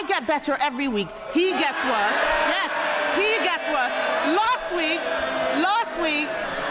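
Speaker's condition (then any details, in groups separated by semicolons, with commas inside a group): No condition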